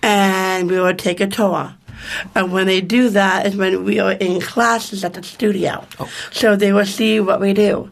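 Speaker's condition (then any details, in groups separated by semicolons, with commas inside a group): Down syndrome; born in Rochester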